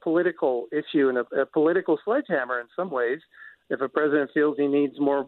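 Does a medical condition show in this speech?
No.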